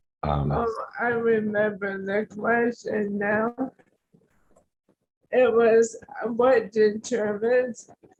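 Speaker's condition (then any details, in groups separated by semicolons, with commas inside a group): ALS; tracheostomy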